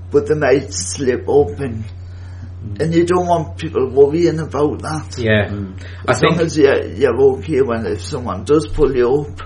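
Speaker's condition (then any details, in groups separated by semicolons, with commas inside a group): Cerebral palsy; wheelchair user since childhood, first wheelchair fundraised, needed specialist wheelchair type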